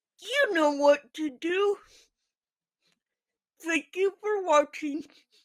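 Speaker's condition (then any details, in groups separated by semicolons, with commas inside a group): Physical speech impairment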